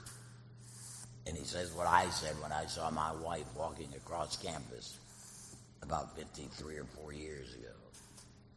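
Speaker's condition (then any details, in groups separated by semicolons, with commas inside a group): Laryngectomy, voice prosthesis; like a kazoo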